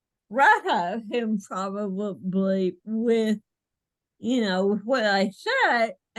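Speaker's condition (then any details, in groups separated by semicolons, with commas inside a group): Cerebral palsy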